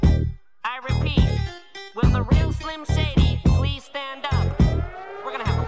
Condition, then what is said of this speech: No condition.